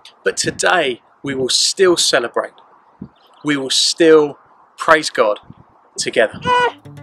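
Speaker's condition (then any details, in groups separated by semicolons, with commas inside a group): No condition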